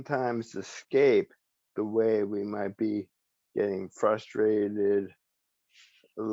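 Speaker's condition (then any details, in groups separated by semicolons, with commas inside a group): ALS; speech still preserved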